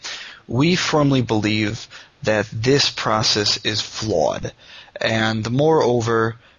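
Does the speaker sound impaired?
No.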